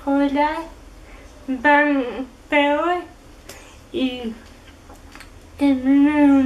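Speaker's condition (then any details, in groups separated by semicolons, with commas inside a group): Cerebral palsy; physical disability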